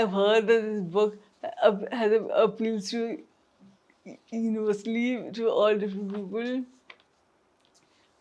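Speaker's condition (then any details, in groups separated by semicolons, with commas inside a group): Traumatic brain injury; home speech exercises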